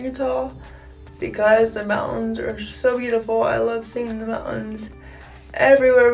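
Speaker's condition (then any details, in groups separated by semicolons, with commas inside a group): Cerebral palsy; present from birth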